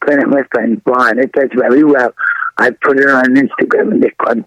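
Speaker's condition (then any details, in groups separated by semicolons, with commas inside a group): Throat cancer; throat tumor found by throat specialist at Columbia Presbyterian, multiple surgeries, long recovery; trouble swallowing at onset, first treated as strep, later unable to swallow or breathe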